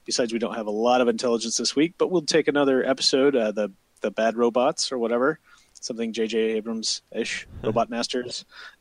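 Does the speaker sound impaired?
No.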